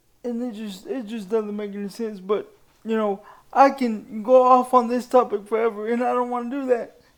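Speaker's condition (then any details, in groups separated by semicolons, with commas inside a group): Cerebral palsy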